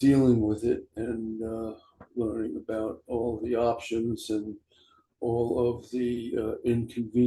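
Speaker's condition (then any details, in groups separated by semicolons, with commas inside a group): No condition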